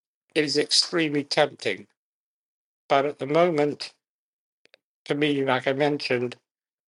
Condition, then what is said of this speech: Muscular dystrophy. You know, at the moment, I can just about speak.